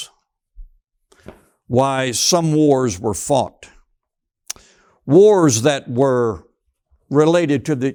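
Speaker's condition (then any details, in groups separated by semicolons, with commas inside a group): No condition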